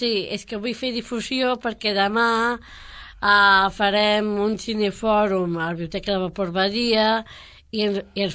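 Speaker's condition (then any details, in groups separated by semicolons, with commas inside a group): Down syndrome; congenital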